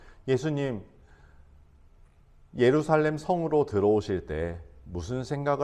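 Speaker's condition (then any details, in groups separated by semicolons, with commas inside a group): No condition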